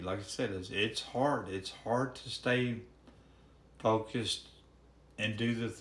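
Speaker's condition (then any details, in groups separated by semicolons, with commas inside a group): ALS, severe; speech severely hampered, difficulty swallowing, thicker liquids easier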